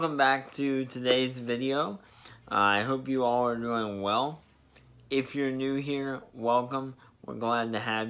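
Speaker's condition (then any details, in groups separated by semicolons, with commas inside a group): Spastic diplegia cerebral palsy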